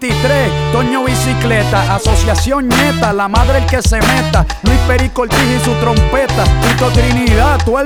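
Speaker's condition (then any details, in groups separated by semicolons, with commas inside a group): No condition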